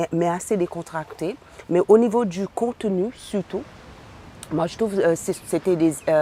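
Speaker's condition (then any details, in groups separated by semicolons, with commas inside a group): No condition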